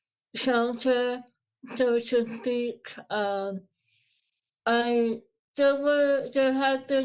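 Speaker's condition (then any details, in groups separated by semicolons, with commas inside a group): Moebius syndrome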